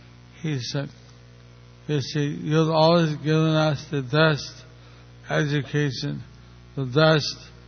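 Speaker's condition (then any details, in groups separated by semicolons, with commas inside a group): Stroke; stroke a little over a year ago; speaking not easy, unsure listeners understand, engages helper Jantai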